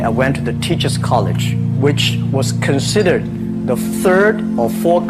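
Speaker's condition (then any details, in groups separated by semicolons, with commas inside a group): No condition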